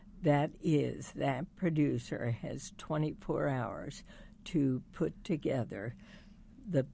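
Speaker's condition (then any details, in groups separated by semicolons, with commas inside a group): Spasmodic dysphonia; voice breaks, speaks very slowly, one injection took voice completely two weeks, only whisper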